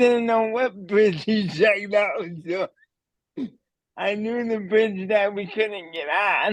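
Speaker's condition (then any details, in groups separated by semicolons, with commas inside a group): Cerebral palsy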